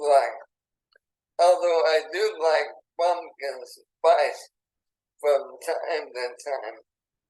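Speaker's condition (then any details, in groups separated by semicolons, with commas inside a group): ALS; affects legs and lungs; burning in lungs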